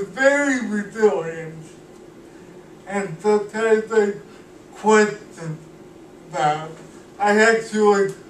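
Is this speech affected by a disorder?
Yes: cerebral palsy; cannot walk, uses wheelchair.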